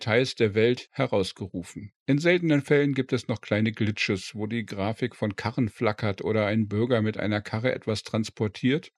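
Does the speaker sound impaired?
No.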